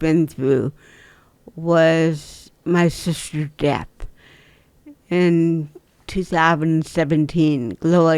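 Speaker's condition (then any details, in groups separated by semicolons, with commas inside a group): Cerebral palsy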